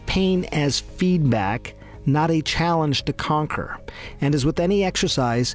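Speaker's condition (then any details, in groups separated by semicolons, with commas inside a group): No condition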